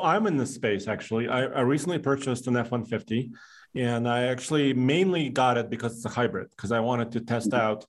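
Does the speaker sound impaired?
No.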